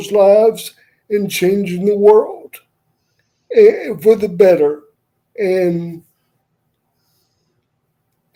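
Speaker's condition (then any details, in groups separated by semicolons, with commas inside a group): Cerebral palsy; wheelchair user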